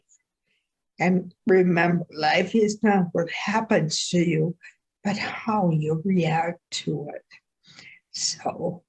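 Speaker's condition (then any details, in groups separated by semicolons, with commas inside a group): Ataxia; Friedreich's form, late adult onset, balance, coordination, walking affected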